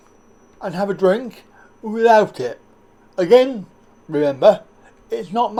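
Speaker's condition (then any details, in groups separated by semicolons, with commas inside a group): Cerebral palsy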